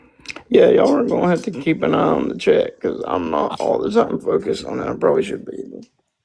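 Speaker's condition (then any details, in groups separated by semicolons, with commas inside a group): Spastic quadriplegic cerebral palsy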